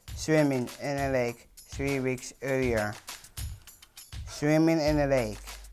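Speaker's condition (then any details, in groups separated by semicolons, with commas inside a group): Down syndrome, trisomy 21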